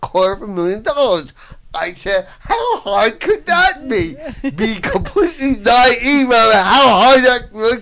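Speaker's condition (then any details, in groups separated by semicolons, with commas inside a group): Voice box damage, traumatic brain injury; rehabilitation services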